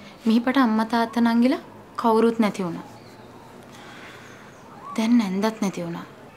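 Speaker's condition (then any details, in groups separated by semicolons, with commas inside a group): No condition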